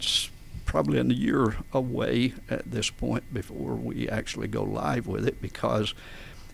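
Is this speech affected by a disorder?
Yes: spasmodic dysphonia; adductor spasms, vocal folds slam together, voice problems when speaking to groups.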